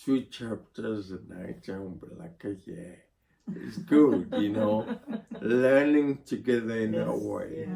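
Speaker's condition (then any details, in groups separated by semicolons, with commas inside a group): Spinocerebellar ataxia (sca7); needs help typing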